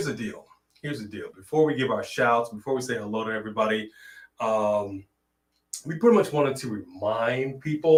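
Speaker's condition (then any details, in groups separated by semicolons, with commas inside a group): No condition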